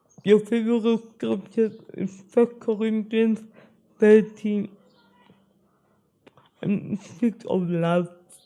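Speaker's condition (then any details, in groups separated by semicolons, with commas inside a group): Spastic cerebral palsy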